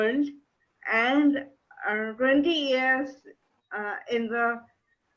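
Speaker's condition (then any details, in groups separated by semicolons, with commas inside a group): Cerebral palsy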